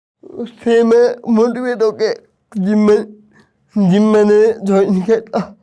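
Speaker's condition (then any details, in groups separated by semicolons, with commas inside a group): Cerebral palsy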